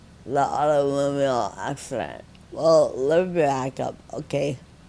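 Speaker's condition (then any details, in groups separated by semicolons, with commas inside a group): Friedreich ataxia, severe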